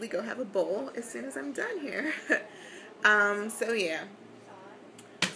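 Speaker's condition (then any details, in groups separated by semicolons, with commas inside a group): No condition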